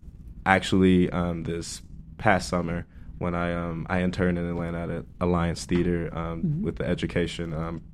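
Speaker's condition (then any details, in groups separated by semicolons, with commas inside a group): No condition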